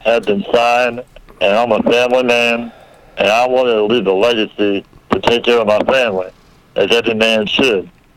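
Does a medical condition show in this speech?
Yes: muscular dystrophy; rare form, about 500 people affected, present from birth, not expected to live past age one; age 30.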